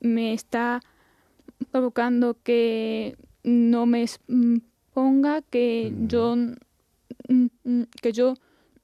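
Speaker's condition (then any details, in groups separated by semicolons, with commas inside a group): Stuttering (disfemia); childhood onset by age 10-11, persisted past age 12 despite treatment, worse in adolescence; avoided speaking and exposure because of stuttering; prolonged sounds, blocks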